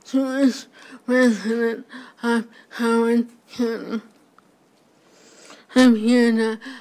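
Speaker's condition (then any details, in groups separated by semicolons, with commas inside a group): Primary lateral sclerosis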